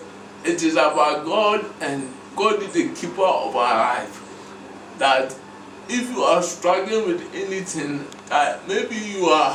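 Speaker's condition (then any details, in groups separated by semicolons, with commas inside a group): Cerebral palsy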